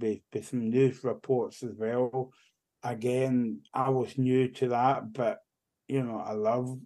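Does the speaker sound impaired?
Yes: cerebral palsy; cerebral palsy affecting right side, used Zimmer frame when younger, school physio to walk unaided; childhood speech hard for others to understand, speech therapy at school, learned to talk.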